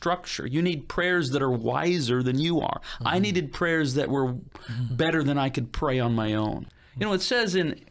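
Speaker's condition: No condition

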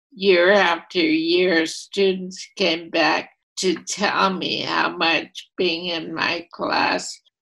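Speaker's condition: ALS; ALS affecting voluntary motor neurons, first primary lateral sclerosis diagnosis, second opinion Columbia med center; at least eight years since diagnosis, expected loss of walking; voice affected

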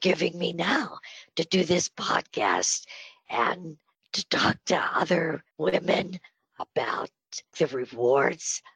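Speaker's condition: Spasmodic dysphonia; on Botox treatment

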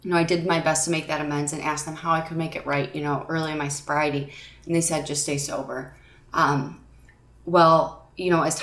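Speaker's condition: No condition

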